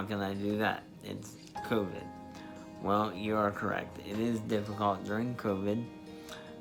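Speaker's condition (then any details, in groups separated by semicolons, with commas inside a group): Spastic diplegia cerebral palsy; recent spasticity flare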